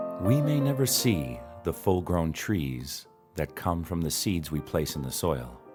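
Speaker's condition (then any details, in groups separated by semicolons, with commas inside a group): No condition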